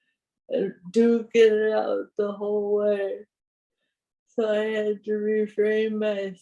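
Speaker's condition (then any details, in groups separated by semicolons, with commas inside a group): Parkinson's; voice weaker than before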